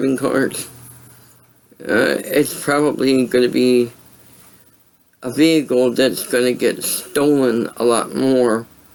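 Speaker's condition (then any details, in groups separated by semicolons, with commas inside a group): Cerebral palsy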